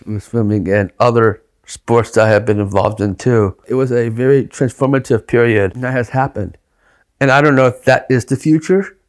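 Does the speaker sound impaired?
Yes: Down syndrome; genetic, from birth, developmental, childhood physical and fine motor therapists filmed monthly home visits; adult, decades since birth; experienced public speaker, speaking publicly called a talent.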